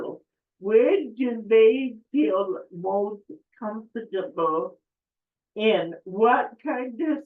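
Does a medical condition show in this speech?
Yes: cerebral palsy; affects speech.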